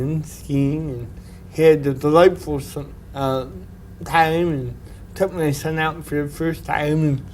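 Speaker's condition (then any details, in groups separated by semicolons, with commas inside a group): Cerebral palsy; from birth, physical effects; predicted early to never speak well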